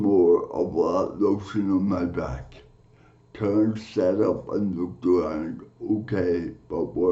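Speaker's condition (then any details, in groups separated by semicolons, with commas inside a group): Cerebral palsy; from birth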